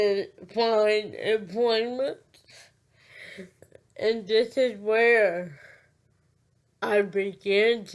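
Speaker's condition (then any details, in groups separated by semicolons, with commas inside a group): Cerebral palsy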